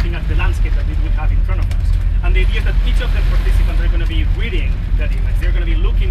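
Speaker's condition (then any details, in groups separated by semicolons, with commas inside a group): No condition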